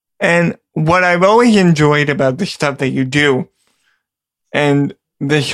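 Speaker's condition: Cerebral palsy; wheelchair user

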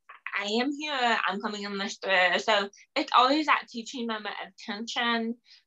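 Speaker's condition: Hearing loss; trouble following speech when others turn away or approach from behind

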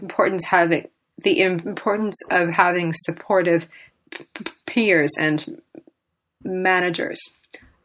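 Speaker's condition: Stammering; described as a neurological condition; very variable, some days barely stammers, other days and situations stammers on nearly every syllable; prolonged sounds

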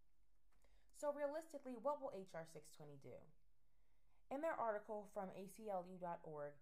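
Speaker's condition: No condition

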